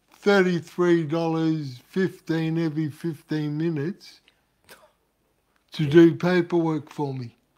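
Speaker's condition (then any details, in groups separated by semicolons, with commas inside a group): Cerebral palsy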